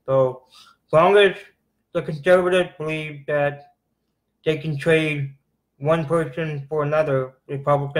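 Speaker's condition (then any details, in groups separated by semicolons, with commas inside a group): Cerebral palsy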